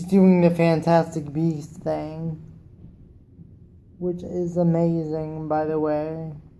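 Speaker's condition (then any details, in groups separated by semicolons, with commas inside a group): Cerebral palsy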